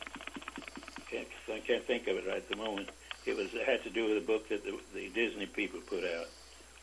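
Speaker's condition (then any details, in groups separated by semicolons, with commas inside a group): Parkinson's disease; about 25 years since onset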